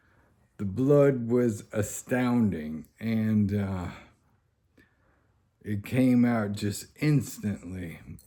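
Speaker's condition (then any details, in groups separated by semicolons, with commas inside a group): ALS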